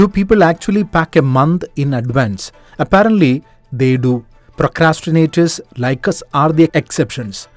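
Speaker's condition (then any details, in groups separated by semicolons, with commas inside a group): No condition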